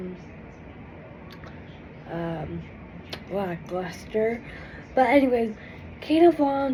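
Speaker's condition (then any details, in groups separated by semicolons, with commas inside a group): Cerebral palsy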